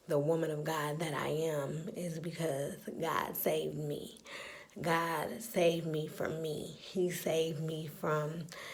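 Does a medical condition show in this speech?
Yes: spastic cerebral palsy.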